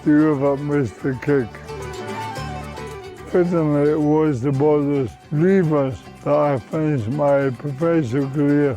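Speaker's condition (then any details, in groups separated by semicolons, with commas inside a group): Motor neuron disease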